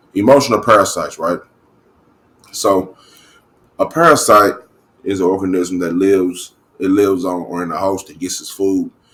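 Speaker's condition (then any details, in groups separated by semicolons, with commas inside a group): No condition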